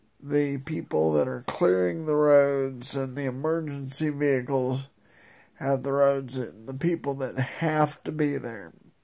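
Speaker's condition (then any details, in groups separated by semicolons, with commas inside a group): Multiple sclerosis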